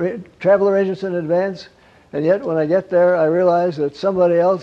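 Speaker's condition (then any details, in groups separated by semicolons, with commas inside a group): Parkinson's; wakes at night, gets up around 3 am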